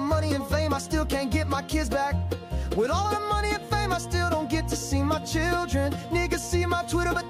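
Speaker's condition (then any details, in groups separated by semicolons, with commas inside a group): No condition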